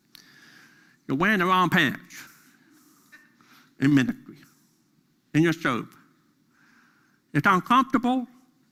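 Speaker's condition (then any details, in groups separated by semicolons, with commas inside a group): Deafness; deaf during school years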